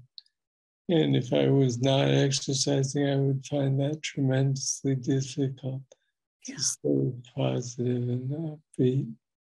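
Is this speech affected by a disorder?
Yes: Parkinson's disease; voice is a weak point.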